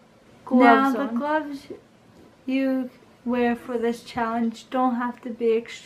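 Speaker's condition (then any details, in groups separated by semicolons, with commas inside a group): Cerebral palsy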